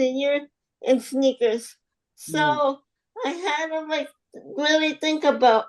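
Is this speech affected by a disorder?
Yes: spastic quadriplegic cerebral palsy.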